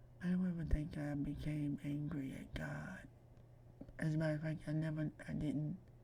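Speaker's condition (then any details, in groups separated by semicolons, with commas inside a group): Myasthenia gravis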